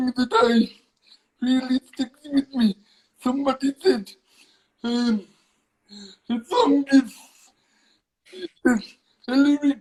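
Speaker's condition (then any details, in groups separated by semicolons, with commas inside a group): Cerebral palsy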